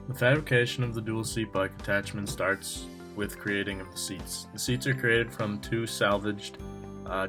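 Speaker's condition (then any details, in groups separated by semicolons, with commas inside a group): No condition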